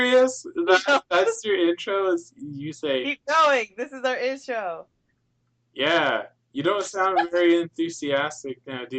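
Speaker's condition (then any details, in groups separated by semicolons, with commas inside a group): No condition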